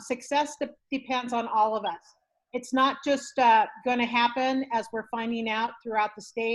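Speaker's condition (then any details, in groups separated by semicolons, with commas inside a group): No condition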